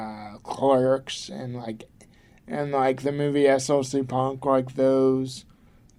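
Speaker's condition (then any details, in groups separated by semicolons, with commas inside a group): Cerebral palsy; from birth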